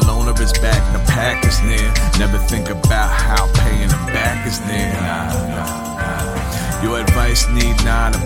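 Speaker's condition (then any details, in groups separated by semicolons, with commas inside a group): No condition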